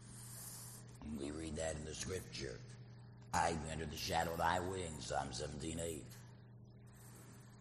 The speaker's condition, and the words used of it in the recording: Laryngectomy. God kindly gave me an artificial voice, and his people have kindly allowed me to continue to preach.